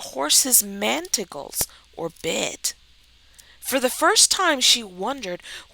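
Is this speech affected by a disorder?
No.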